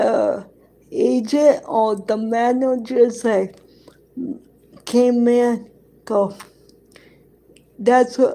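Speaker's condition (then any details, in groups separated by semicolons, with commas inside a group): Cerebral palsy; present from birth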